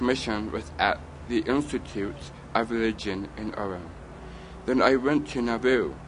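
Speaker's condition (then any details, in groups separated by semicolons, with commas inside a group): Down syndrome; young adult man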